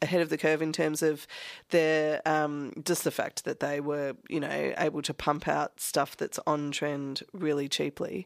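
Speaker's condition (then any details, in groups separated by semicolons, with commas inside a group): No condition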